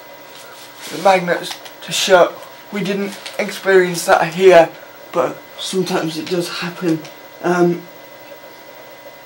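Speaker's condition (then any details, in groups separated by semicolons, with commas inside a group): Cerebral palsy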